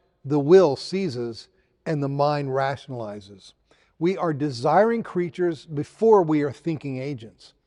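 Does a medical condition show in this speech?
No.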